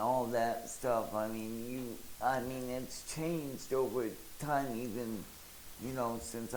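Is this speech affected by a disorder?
Yes: cerebral palsy.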